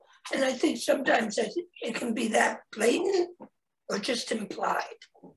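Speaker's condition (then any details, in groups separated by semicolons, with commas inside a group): Laryngectomy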